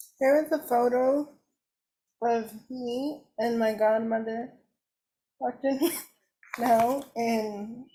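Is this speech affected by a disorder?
Yes: cerebral palsy; uses wheelchair.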